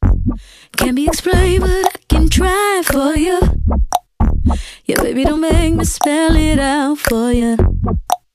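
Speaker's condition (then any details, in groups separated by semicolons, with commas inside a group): No condition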